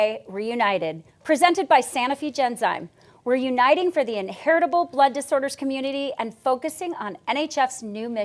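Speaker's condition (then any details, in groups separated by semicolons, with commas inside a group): No condition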